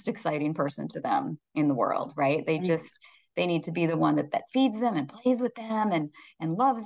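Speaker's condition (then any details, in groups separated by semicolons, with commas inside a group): No condition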